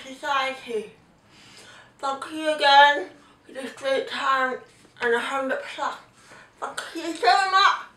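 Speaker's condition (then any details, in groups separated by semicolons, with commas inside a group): Cerebral palsy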